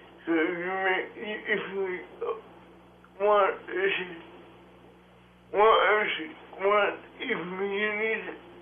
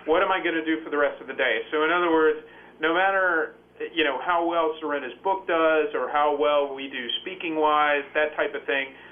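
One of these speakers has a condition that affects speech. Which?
The first: cerebral palsy; birth oxygen deprivation, wheelchair user; strong speech impediment, uses interpreter publicly.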